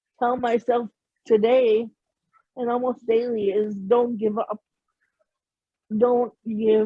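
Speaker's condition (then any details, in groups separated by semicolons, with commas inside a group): Cerebral palsy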